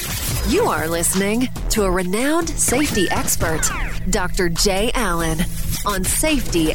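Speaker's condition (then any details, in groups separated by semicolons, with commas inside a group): No condition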